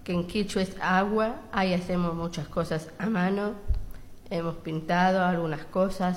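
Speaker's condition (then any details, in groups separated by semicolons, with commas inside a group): Down syndrome; stimulated by mother for many years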